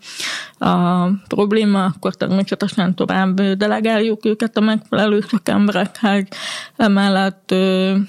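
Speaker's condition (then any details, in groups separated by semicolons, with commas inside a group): Hearing loss; communicates in spoken language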